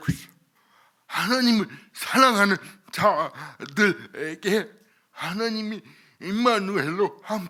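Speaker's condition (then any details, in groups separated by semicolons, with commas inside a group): Cerebral palsy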